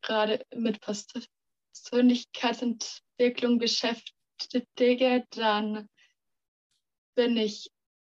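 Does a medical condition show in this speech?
Yes: stuttering; stuttering since kindergarten age, many logopedists and speech therapists, stuttering therapy groups with other stutterers; 18 years old, fighting stuttering less with pressure and resistance; part-word and word repetitions, we wegzulaufen; here repeated sounds, blocks.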